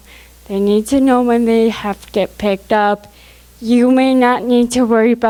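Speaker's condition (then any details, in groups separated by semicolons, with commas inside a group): Cerebral palsy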